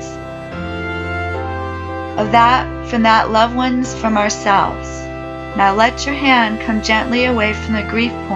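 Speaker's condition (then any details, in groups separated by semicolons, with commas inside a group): No condition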